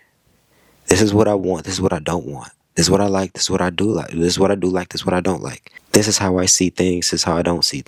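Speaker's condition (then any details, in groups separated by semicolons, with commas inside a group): No condition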